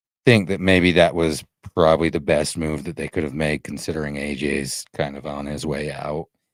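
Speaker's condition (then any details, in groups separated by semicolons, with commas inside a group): No condition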